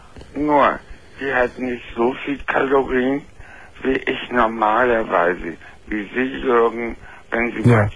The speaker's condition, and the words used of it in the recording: Oral cancer. Daher sprichst du auch etwas anders als gesunde Menschen?